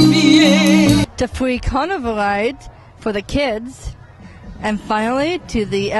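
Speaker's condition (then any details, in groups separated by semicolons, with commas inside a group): No condition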